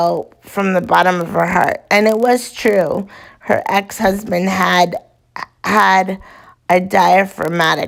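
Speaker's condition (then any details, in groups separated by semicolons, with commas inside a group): Cerebral palsy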